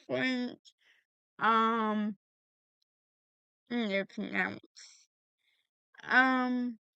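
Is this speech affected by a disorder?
Yes: cerebral palsy.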